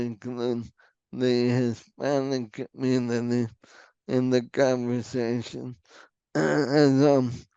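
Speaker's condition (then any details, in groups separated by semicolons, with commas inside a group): ALS; onset left hand weakness, then right hand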